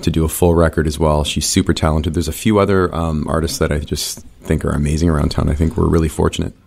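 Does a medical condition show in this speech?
No.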